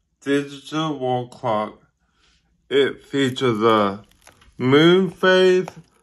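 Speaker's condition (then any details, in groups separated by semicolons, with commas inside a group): Ataxic cerebral palsy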